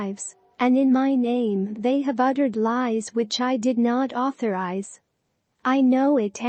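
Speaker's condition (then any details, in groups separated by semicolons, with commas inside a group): No condition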